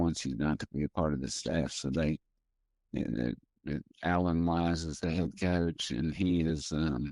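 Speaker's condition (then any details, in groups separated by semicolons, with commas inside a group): Primary progressive multiple sclerosis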